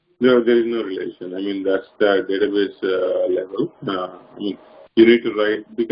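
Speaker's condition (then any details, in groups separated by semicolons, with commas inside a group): No condition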